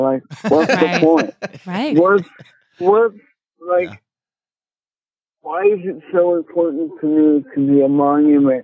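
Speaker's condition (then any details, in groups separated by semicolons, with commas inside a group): Cerebral palsy; speech affected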